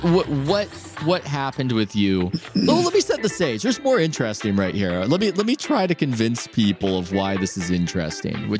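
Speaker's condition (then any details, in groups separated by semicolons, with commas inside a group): No condition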